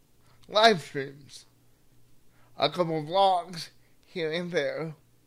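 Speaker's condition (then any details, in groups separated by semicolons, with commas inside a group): Cerebral palsy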